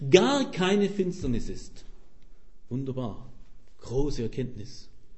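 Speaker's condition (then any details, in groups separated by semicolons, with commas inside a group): No condition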